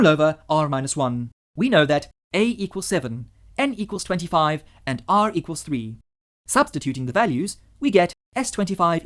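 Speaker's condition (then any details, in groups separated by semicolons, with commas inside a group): No condition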